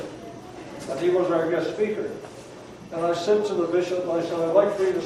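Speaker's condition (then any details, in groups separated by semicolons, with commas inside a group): No condition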